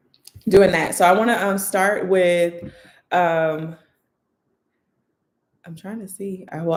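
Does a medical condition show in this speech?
No.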